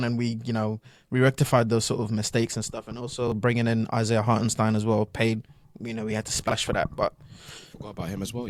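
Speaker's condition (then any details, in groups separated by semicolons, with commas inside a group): No condition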